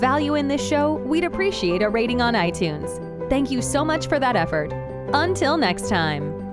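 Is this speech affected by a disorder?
No.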